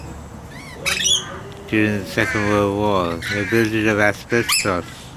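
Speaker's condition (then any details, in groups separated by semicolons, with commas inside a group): Parkinson's disease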